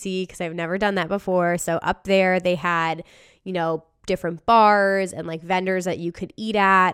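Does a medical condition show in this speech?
No.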